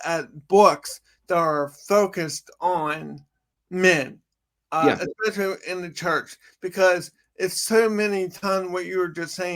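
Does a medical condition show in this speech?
Yes: cerebral palsy; from birth.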